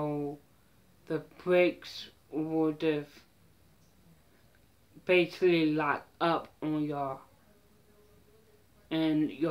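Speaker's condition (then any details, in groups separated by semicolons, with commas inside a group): Mild cerebral palsy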